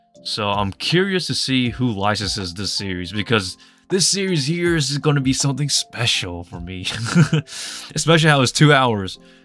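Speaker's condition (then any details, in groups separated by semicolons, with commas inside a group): No condition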